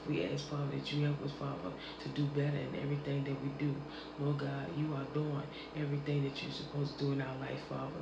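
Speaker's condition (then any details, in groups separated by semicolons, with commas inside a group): No condition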